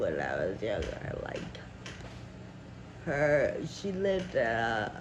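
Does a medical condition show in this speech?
Yes: Friedreich ataxia.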